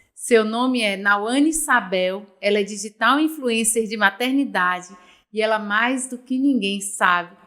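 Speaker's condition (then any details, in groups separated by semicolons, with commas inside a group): No condition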